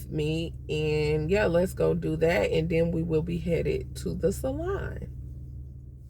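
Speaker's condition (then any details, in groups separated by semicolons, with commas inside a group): No condition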